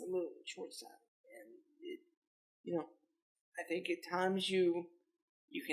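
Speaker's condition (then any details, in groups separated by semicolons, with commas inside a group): Cerebral palsy; lifelong physical disability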